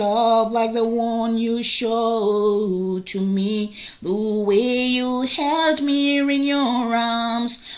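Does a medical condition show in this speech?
No.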